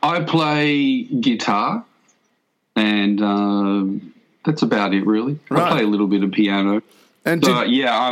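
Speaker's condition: No condition

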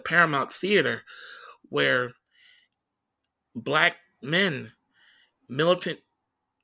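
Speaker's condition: Stutter; stutter noticeable during interview; blocks

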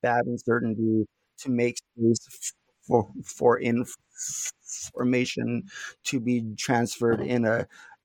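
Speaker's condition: Stuttering; not stuttering much currently; blocks

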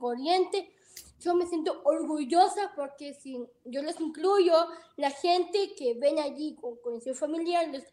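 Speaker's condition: Down syndrome; present from birth, heart surgery

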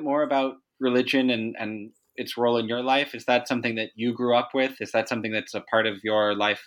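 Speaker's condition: No condition

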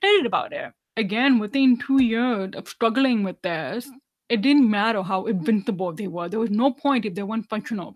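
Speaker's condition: Deafness, severe

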